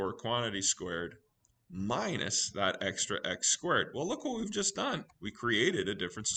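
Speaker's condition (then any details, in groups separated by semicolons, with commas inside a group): No condition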